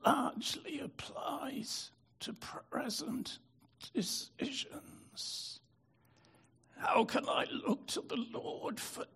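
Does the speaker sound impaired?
Yes: spasmodic dystonia; brain disorder.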